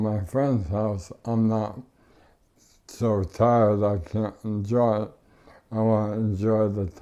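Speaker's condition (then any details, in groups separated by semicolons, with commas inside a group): ALS; hard to exhale and clear CO2, breathing against constant pressure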